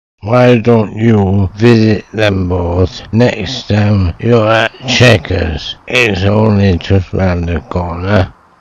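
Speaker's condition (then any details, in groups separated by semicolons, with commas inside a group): Motor neuron disease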